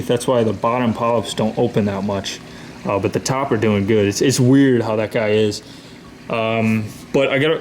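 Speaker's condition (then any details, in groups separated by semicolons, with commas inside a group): No condition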